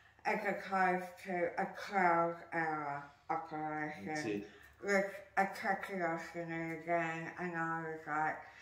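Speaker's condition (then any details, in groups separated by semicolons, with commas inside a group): Jaw cancer surgery; tracheostomy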